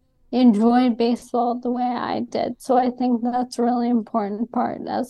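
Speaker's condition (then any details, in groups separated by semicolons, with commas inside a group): ALS; noticeable on podcasts and shows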